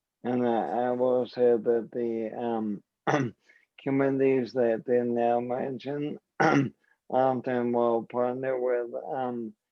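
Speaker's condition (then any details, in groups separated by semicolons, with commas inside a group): ALS; voice and hands affected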